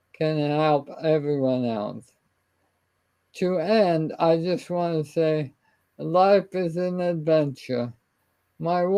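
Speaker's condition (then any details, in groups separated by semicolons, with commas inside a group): ALS; speech and swallowing trouble, weaker voice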